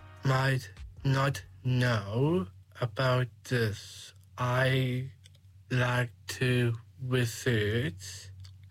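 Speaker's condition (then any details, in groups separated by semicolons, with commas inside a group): Down syndrome; 21 years old; age 21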